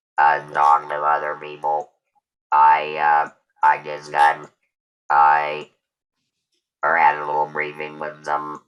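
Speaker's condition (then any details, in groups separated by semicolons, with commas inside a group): Total laryngectomy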